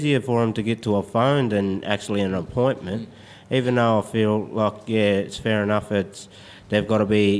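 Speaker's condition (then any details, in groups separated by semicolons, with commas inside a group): No condition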